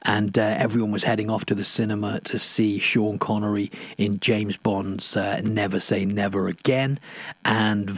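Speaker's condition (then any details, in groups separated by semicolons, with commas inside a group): No condition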